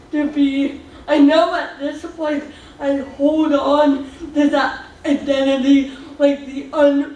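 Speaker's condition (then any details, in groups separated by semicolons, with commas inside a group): Cerebral palsy; speech slightly off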